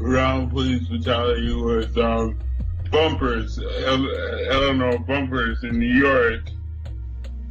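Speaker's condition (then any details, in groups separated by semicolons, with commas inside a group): Cerebral palsy; no ambulance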